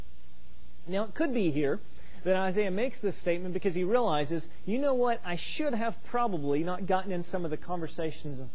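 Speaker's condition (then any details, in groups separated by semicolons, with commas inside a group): No condition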